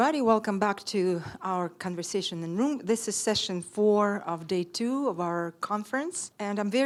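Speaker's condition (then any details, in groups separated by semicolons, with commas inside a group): No condition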